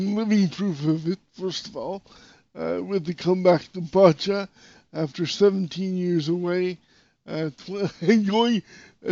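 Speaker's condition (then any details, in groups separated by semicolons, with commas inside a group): Cerebral palsy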